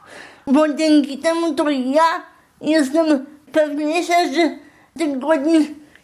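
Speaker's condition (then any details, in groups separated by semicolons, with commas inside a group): Spastic quadriplegic cerebral palsy; from birth, wheelchair user since birth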